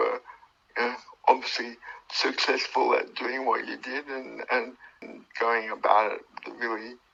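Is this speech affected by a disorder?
Yes: cerebral palsy.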